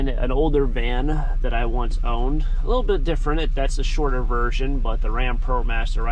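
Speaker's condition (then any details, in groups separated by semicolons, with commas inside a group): No condition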